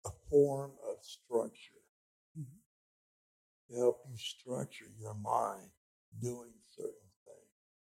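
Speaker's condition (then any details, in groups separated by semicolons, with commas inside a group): Speech impediment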